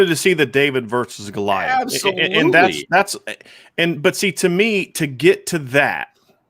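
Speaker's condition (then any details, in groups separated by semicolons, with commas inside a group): No condition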